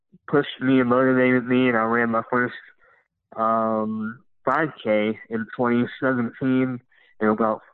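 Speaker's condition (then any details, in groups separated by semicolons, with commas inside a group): Cleft lip and palate; uses leg prostheses, running prostheses from Challenge Athlete Foundation grant, runner and triathlete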